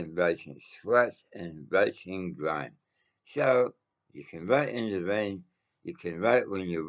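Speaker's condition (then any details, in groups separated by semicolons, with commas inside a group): Mouth cancer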